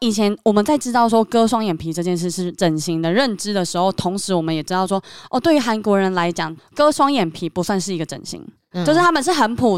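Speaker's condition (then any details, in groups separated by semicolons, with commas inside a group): Cleft lip and palate; childhood submucous cleft palate, underbite, orthodontics, orthognathic surgery advancing upper, retracting lower jaw, health-insurance covered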